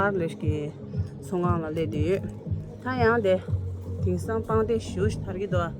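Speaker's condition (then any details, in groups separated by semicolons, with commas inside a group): No condition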